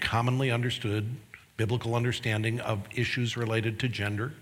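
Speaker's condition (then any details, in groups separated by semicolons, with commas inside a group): No condition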